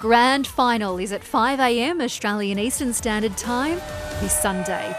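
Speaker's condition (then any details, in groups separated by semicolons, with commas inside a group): No condition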